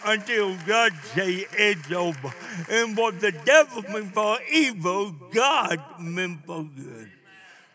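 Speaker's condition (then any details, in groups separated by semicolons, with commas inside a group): Cerebral palsy; poor hand coordination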